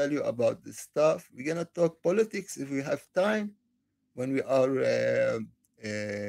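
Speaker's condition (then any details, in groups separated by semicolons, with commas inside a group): No condition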